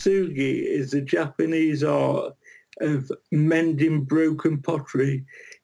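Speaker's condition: Cerebral palsy; from birth, brain starved of oxygen at birth, surviving twin, birth weight one pound

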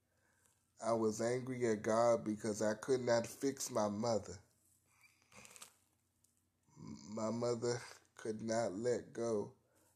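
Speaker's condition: Cerebral palsy, spastic quadriparesis

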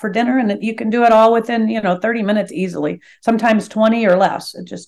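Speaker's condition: No condition

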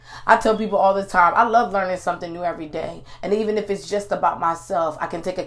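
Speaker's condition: No condition

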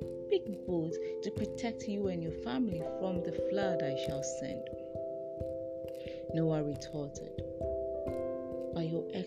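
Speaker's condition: No condition

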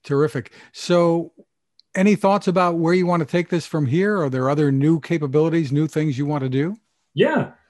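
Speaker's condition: No condition

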